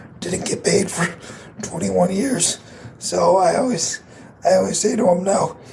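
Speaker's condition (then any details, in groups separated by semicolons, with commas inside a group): Cerebral palsy; voice audibly affected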